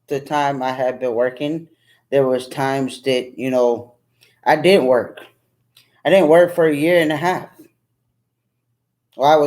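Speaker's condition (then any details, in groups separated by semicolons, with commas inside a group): No condition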